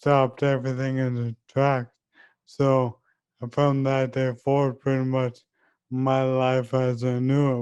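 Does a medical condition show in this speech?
Yes: ALS; voice currently clear, considering voice banking.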